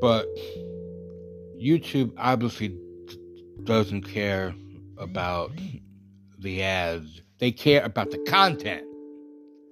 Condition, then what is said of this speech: Stuttering. Actually, it's an outlet for me to practice speaking, because if you haven't already noticed, I have a stuttering problem.